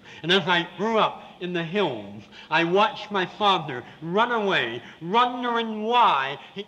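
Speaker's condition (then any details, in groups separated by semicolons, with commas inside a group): Severe cleft palate with lisp; congenital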